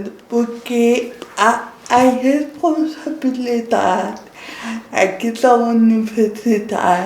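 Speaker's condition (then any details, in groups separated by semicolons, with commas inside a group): Cerebral palsy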